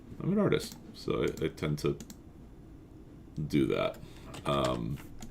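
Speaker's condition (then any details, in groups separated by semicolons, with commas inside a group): No condition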